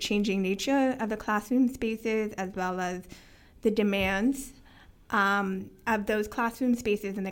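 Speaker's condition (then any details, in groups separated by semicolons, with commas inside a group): Hearing loss with cochlear implants; pretty good speech and listening comprehension in childhood, kept on speech path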